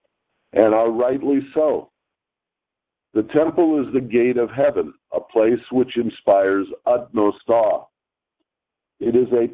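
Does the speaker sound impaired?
No.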